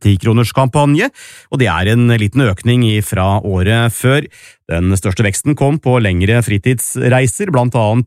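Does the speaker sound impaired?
No.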